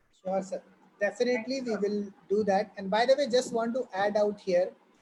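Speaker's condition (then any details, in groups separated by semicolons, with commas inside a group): No condition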